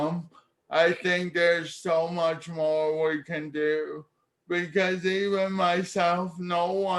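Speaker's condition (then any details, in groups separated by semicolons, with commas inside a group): Cerebral palsy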